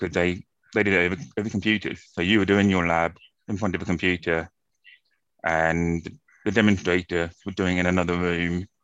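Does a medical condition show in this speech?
Yes: profound deafness, acquired from meningitis; profound deafness from meningitis at age 1.5, hearing aids in childhood, later cochlear implant with rehabilitation; cochlear implant user, big hearing loss even with implant, listening fatigue, migraine-type headaches, tiredness.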